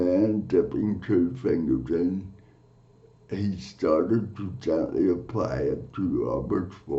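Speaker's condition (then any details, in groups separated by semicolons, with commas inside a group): Cerebral palsy; from birth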